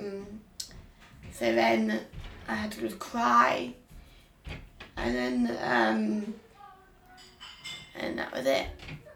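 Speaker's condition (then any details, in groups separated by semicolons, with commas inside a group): Down syndrome; Down syndrome since birth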